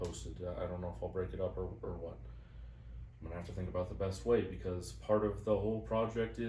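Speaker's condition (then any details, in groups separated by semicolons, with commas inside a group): No condition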